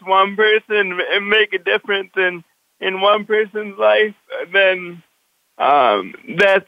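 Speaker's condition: Cerebral palsy; walks with walker

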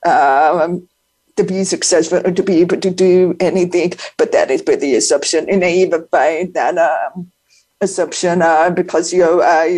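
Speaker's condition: Profound deafness; profound deafness since childhood, 18 years of speech therapy, later learned sign language; uses sign language interpreters, captioning and other communication tools; learned to talk through speech therapy, unfamiliar speech pattern, sometimes not understood, must repeat herself

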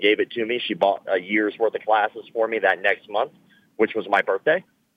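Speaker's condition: Cleft lip and palate; many surgeries as a child

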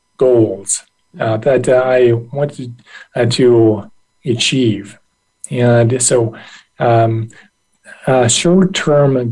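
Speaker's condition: Aphasia after stroke; rather severe stroke at 28 as first-year resident, impaired dominant right hand; 20 years post-stroke, not back to 100%, still does therapeutic activities; initially no spoken or written language, relearned speech through therapy, still struggles a little forming words

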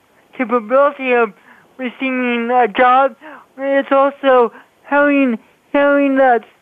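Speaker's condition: Cerebral palsy; speech affected by cerebral palsy

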